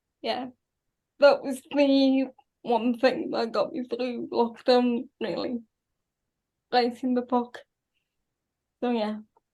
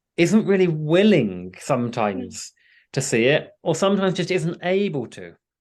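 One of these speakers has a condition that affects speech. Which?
The first: cerebral palsy.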